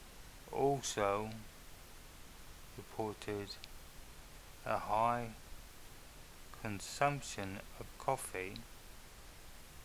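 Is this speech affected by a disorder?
Yes: multiple sclerosis; no medication for first 10 years, relatively stable then, hospitalised about 2 years ago; eyes struggling today, reading slowly, denies fatigue as such; may be starting to slur words, slowed reading pace.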